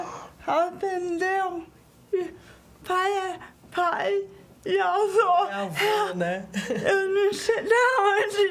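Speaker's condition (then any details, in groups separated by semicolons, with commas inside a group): Cerebral palsy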